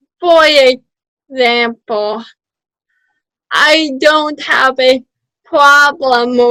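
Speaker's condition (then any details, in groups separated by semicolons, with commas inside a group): Cerebral palsy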